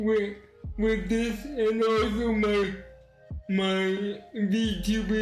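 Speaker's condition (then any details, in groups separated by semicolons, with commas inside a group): Cerebral palsy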